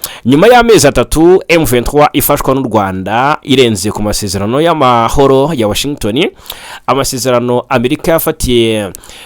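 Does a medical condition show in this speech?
No.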